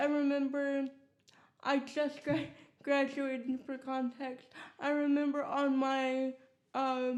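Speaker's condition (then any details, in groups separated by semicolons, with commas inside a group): Cerebral palsy; core and balance affected, manual wheelchair, slow handwriting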